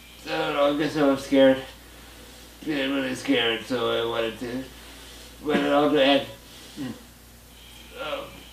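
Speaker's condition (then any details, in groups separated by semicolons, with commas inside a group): Muscular dystrophy, Duchenne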